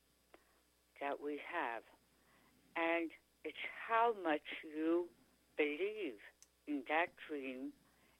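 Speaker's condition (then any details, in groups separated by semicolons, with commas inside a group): Tongue cancer; 3/4 tongue removed by dr. Oxford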